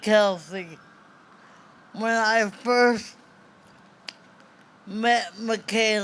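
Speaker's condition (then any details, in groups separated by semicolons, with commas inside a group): Cerebral palsy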